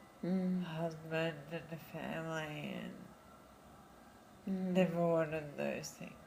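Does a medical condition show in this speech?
Yes: Friedreich's ataxia; diagnosed in childhood.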